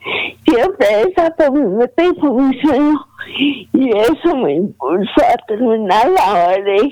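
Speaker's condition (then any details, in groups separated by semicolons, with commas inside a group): Cerebral palsy; types on standard computer with fingers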